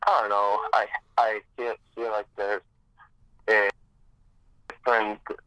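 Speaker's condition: Stuttering; stuttering audible during interview, considers it a barrier to media work; repeated sounds, repeated words, blocks

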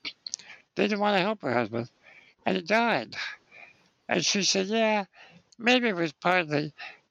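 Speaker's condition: Spinal muscular atrophy; spinal muscular atrophy from birth

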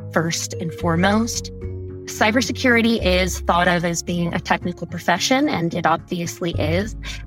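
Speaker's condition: No condition

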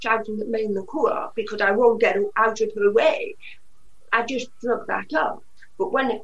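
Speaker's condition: Usher syndrome (deafblindness), profoundly deaf since birth, severe; uses cane

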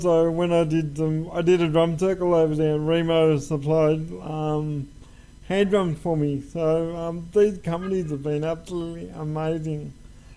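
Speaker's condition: Cerebral palsy; joining via Zoom

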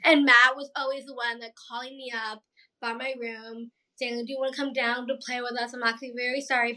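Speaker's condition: Down syndrome; past speech therapy

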